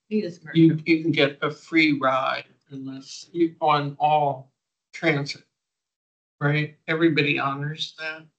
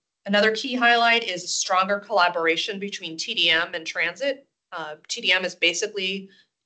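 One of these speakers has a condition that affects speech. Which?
The first: cerebral palsy; diagnosed about age 2, now about 45.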